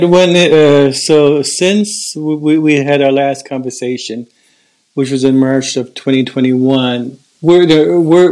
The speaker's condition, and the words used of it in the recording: Stuttering. I stutter, and this is where I really have to concentrate on my speech targets and not to succumb to the emotional component, the need to be fluent.